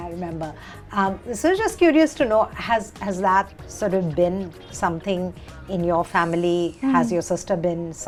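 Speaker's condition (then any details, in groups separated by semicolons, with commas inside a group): No condition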